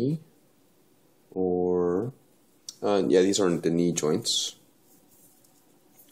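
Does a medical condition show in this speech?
No.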